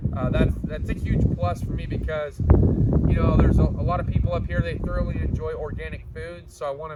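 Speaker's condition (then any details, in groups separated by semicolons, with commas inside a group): No condition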